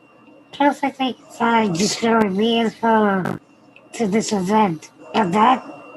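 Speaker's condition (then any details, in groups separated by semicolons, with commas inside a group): Spinal muscular atrophy; wheelchair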